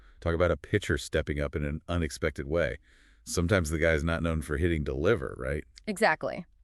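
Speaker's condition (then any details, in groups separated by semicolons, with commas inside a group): No condition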